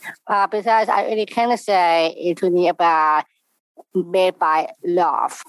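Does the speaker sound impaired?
Yes: Down syndrome; congenital.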